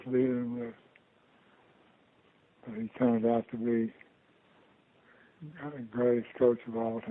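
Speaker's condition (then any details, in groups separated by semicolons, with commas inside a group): Parkinson's disease; diagnosed about two years ago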